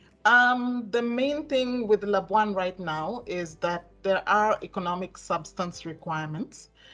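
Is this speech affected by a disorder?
No.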